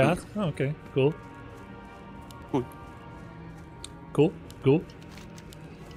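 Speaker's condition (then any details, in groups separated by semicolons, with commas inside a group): No condition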